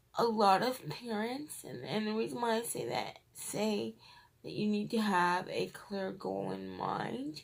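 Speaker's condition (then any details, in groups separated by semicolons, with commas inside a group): Cerebral palsy, triplegia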